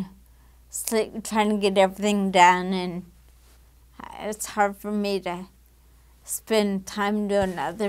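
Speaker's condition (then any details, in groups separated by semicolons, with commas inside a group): Damaged diaphragm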